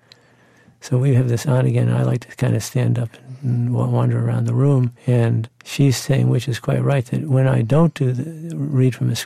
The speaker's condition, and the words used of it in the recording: Parkinson's disease. I used to have a decent voice. Now it's kind of fuzzy.